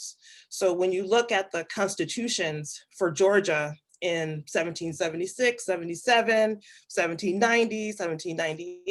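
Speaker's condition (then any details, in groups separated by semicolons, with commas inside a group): No condition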